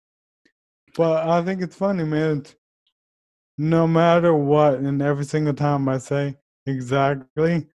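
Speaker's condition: ALS; first symptom uncontrollable foot shaking when sitting

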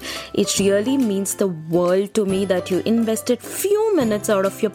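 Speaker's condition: No condition

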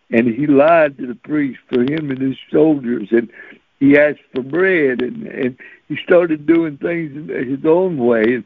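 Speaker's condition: Cerebral palsy; since birth

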